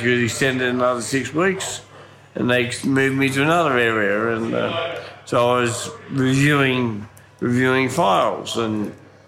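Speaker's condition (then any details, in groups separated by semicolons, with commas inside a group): Ataxia from brain damage, cerebellar; 2 years hospital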